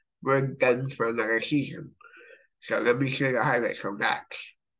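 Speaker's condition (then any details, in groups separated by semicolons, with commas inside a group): Cerebral palsy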